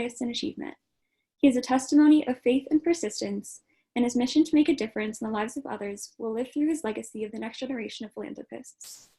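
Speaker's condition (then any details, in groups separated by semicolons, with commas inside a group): No condition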